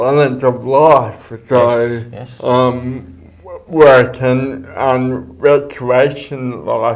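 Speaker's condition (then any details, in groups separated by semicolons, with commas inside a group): Cerebral palsy; speech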